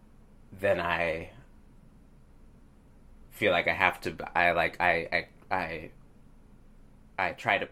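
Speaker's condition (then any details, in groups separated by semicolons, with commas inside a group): Stutter; stutter since around age 4 or 5; stutters when starting to respond in group conversation, often cannot say intended words; repeated words, blocks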